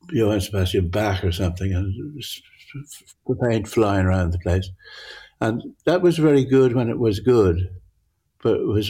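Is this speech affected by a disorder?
Yes: Parkinson's; altered visual perception.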